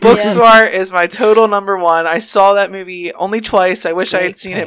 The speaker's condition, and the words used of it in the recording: None; typical speech.